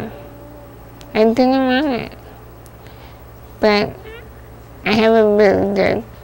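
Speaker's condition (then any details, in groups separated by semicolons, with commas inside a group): Spinal muscular atrophy; cannot swallow five years, tube fed, daily breathing treatments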